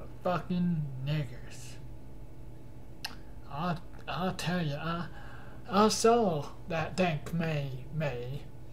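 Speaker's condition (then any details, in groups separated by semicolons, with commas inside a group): Cerebral palsy; cannot stand beyond 10 minutes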